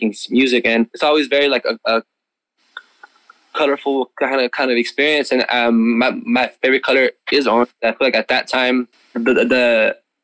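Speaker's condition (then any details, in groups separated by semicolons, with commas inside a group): Stuttering; speech therapy in high school, therapist suggested saying sentences in song rhythm, stutter not removed; still very much stutters, has learned small ways to get around it; stutters when talking, singing works differently from speech; repeated sounds, prolonged sounds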